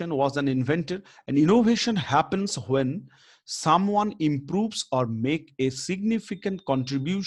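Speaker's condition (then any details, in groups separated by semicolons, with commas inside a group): No condition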